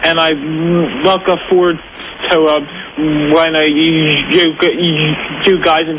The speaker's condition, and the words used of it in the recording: Stuttering. By the way, everything he says is belated because by the time he gets it out, it's over.